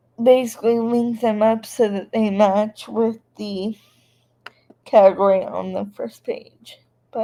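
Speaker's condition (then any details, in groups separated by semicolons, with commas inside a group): Cerebral palsy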